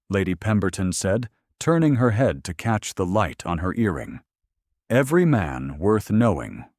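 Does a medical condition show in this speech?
No.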